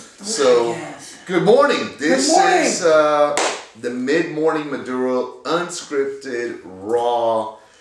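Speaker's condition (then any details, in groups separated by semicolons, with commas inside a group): No condition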